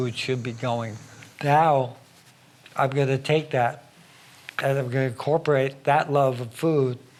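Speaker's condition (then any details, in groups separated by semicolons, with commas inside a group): ALS; hands affected; uses wheelchair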